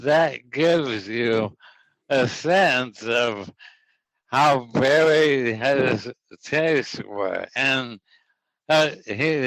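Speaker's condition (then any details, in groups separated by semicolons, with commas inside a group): ALS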